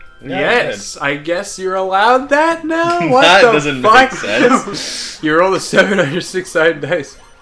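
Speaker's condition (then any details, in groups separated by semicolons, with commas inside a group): No condition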